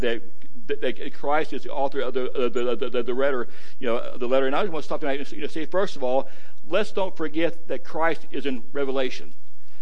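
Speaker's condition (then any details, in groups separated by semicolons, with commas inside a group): Stuttering; repeated sounds, repeated words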